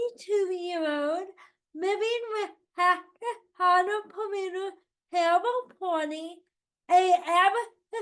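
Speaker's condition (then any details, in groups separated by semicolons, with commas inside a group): Cerebral palsy, spastic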